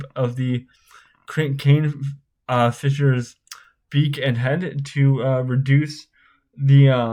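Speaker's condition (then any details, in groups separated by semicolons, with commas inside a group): Spastic cerebral palsy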